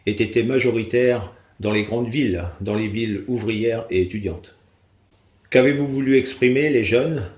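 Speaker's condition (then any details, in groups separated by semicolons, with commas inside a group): No condition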